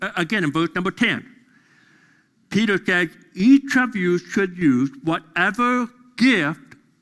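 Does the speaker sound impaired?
Yes: deafness; deaf during school years.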